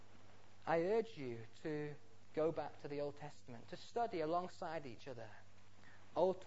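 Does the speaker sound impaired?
No.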